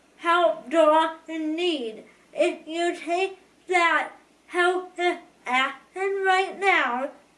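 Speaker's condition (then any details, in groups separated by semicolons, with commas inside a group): Cerebral palsy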